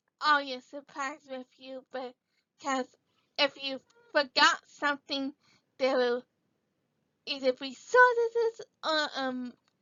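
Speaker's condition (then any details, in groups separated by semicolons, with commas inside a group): Cerebral palsy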